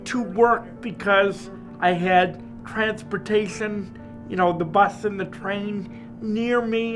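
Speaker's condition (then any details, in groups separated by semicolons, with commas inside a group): Cerebral palsy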